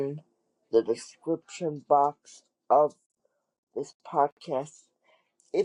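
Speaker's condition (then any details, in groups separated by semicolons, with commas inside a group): Cerebral palsy; wheelchair user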